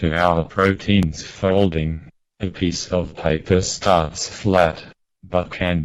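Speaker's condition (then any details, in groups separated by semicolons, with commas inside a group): MND, speech-generating device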